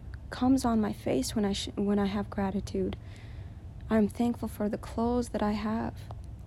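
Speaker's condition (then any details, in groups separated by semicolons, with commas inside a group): No condition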